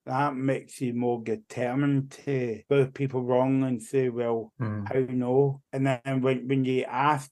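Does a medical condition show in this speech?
Yes: cerebral palsy; walks and talks now.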